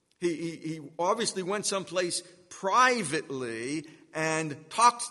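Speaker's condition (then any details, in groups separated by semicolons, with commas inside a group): No condition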